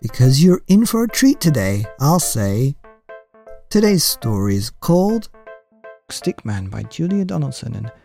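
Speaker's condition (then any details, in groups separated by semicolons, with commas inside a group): No condition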